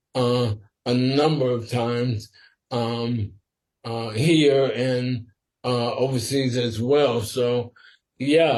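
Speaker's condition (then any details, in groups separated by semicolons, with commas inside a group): Sporadic ALS; must speak slower and carefully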